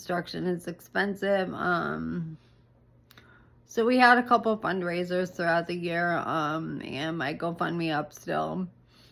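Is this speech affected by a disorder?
Yes: ALS.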